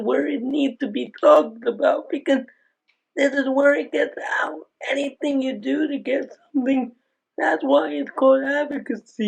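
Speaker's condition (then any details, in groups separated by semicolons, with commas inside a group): Aicardi-goutieres syndrome; able to speak, unusual for condition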